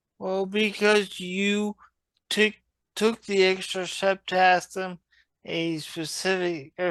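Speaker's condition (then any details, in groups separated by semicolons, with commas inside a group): Traumatic brain injury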